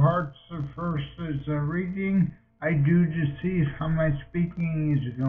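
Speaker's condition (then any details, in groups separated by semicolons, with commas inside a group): Multiple sclerosis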